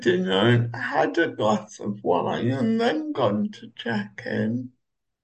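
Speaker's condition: Cerebral palsy; walks short distances, uses Omeo wheelchair, a Segway with a seat

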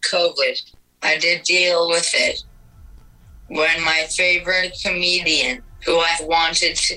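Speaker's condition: Cerebral palsy, speech-generating device; types on keyboard with nose

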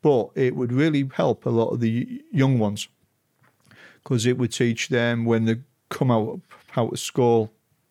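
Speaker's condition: No condition

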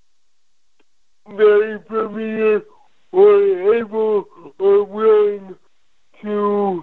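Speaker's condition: Cerebral palsy; from birth, neuromuscular deficits affecting all daily activities, brain functions normally, past back surgery, opioids for pain; muscles very stiff especially when nervous, words repeated and clarified by relay operator

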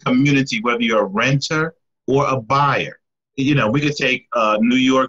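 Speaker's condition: No condition

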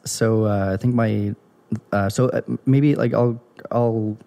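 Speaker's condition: Severe stutter; childhood onset, persisted into adulthood, early sound repetitions, tried breathing techniques, other fluency technique felt unnatural; blocks up to about 45 seconds, physical tics, eases when reading, less in French; prolonged sounds and syllables, stutters from chest, shallow breathing, weird faces and sounds; repeated words, blocks

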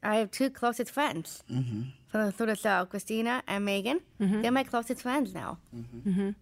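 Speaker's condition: Down syndrome; present since birth

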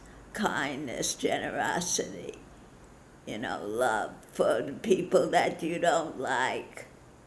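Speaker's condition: Parkinson's disease; followed own path

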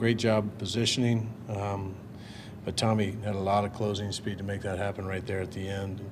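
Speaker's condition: No condition

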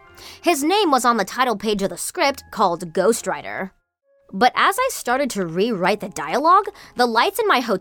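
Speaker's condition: No condition

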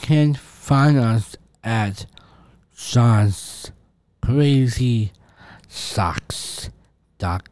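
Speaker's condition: Down syndrome; sleep apnea with loud snoring and sudden breathing stops, wears apnea mask at night

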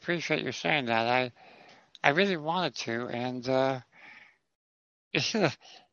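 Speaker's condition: Spinal muscular atrophy type 2; congenital, never walked or stood, lifelong wheelchair user, could not type or use computer fast enough; about 60 years since onset, uses Dragon voice to text

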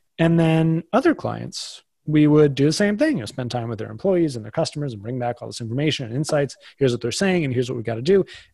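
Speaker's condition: No condition

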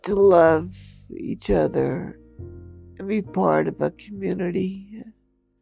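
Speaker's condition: Multiple system atrophy; bedbound since shortly after Christmas

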